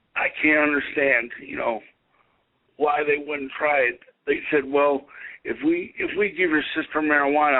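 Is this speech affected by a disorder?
Yes: cerebral palsy; severe muscle spasms, spastic legs, uses wheelchair; medical marijuana, morning spasticity, stands briefly to transfer, frequent falls; able to speak.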